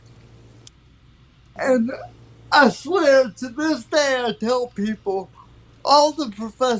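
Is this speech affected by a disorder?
Yes: cerebral palsy; from birth.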